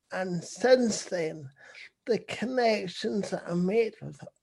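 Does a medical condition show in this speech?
Yes: cerebral palsy; visible.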